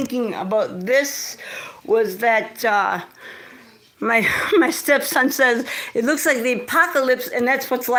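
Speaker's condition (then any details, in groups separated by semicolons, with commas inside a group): Cerebral palsy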